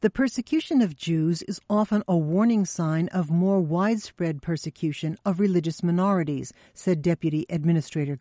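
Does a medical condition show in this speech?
No.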